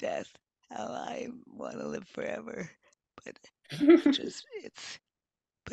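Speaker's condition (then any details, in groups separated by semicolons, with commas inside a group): Multiple sclerosis; losing her voice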